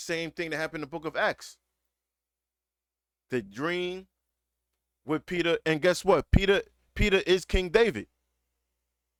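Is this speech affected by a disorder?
No.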